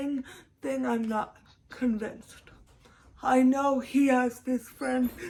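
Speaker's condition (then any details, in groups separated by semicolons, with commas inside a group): Cerebral palsy, severe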